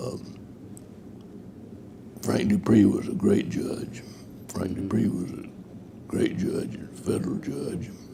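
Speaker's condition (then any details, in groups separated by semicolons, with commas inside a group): Parkinson's disease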